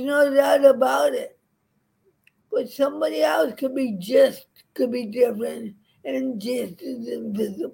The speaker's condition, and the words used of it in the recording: Cerebral palsy. I mean, I had my step-grandson, when he was three, we were walking out to Chili's, and he looked at me and he said, "Why do you talk all drooly and walk all wobbly?"